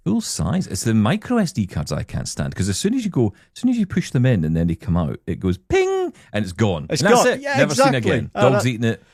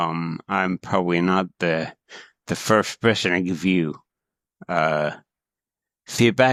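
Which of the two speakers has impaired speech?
The second: cerebral palsy.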